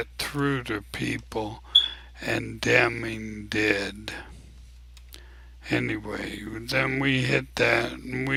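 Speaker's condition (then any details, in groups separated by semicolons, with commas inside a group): ALS; abnormally slow voice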